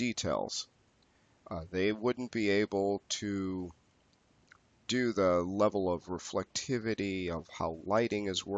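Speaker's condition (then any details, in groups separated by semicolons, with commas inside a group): No condition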